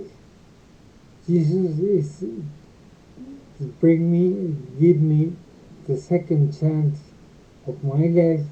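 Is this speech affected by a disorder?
Yes: multiple sclerosis; talks like a drunk person.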